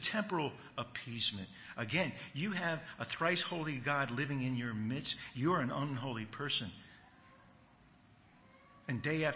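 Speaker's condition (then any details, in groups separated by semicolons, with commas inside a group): No condition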